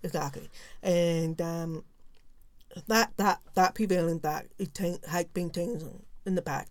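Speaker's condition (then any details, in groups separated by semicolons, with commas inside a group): Profound deafness; learned to speak and lip-read in oral pre-preschool, mainstreamed, little ASL now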